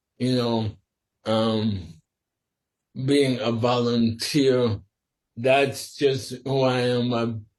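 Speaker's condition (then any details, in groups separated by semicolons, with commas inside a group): Sporadic ALS; must speak slower and carefully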